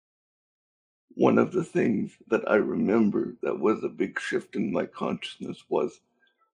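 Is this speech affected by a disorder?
Yes: cerebral palsy; cerebral palsy since birth, affects muscles and nerves, unable to walk.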